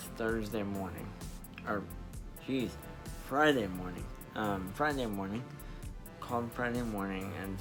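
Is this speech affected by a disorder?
Yes: spastic diplegia cerebral palsy.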